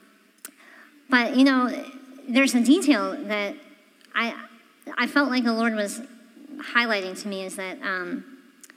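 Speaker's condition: Cleft palate; congenital

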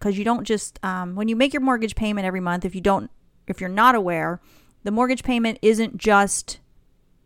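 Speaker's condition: No condition

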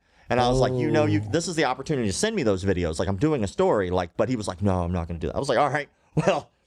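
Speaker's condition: Cleft lip and palate

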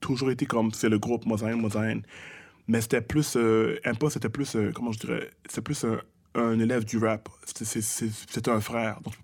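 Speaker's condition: Stuttering; childhood-onset stuttering, thought autistic as young child, spoke Creole, English and French mixed, fluent when rapping since teens; stuttering noticeable during this interview, as he points out himself, audible repetitions; stutters in conversation, strings syllables together very fast without stopping or tripping; repeated sounds

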